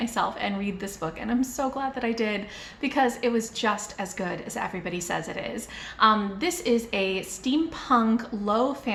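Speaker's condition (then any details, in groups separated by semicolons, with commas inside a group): No condition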